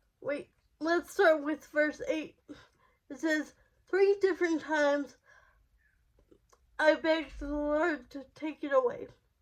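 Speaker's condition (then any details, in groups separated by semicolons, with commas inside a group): Cerebral palsy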